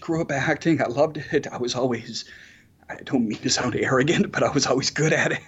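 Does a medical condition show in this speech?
Yes: spasmodic dysphonia; voice changes began about 10 years ago, progressively worse over following year, many doctors missed diagnosis; slightly better over 10 years, can manipulate certain words and vocal cords to produce sound; vocal cords break open when speaking, breathy on certain syllables, can still communicate and be heard.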